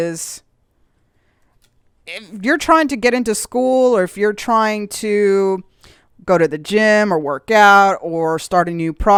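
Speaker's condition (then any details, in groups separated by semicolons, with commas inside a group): No condition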